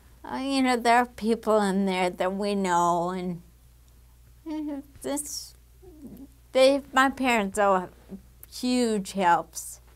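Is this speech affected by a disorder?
Yes: damaged diaphragm.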